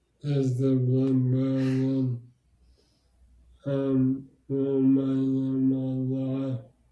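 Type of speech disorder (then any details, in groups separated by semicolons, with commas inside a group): Bulbar dysarthria; bulbar motor neurone disease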